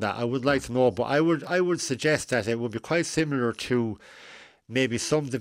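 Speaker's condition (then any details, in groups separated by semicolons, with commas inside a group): Cleft lip and palate; adult, age 41, decades after final surgery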